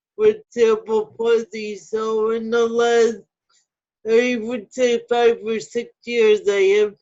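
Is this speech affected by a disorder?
Yes: cerebral palsy.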